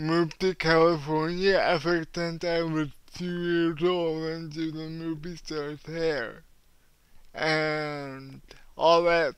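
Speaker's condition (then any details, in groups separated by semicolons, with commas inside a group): Cerebral palsy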